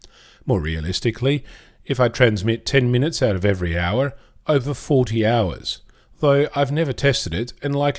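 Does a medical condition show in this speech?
No.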